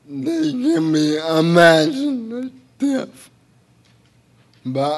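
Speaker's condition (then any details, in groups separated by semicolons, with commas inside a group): Cerebral palsy; involuntary hand movements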